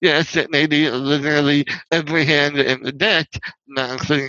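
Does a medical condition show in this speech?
Yes: spinal muscular atrophy; wheelchair user, paralyzed from neck down with intact sensation, needs helper for all physical tasks.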